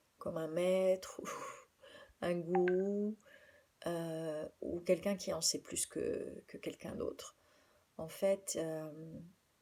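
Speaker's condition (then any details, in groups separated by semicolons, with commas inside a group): No condition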